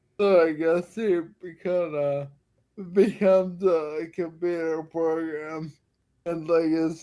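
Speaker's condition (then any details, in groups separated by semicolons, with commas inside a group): Friedreich's ataxia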